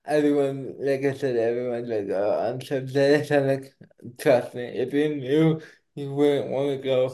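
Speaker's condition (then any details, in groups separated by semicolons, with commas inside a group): Cerebral palsy; not slurred, per host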